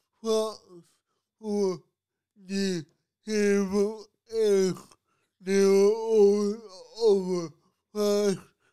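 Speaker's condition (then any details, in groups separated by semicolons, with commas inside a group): Cerebral palsy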